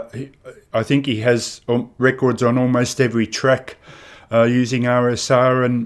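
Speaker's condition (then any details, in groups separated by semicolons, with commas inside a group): No condition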